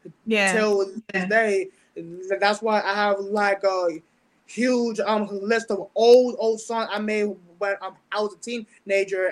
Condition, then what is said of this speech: Stuttering. Little speech impediment that I had since I was like, oh, I'm 10 years old.